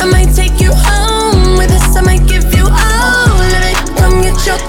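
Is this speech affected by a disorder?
No.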